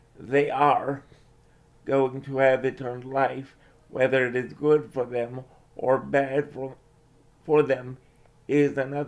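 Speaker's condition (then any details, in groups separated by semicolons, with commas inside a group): Cerebral palsy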